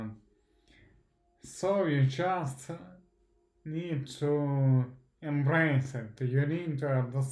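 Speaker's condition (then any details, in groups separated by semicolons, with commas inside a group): Primary progressive multiple sclerosis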